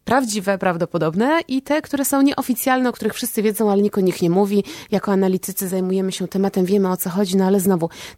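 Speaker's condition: No condition

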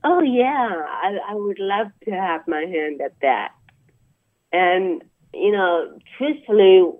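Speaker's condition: Cerebral palsy; about 63 years old

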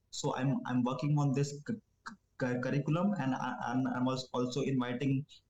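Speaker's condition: Stammering; began around age 10, linked to drinking, violent, abusive father at home; no speech therapy, no fluency techniques used; very few stutters in interview, stutter hardly observed, improving, used to stammer more in English; repeated sounds, repeated words

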